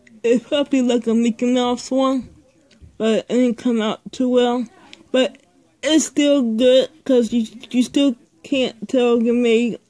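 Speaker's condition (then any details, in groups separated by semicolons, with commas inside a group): Speech impairment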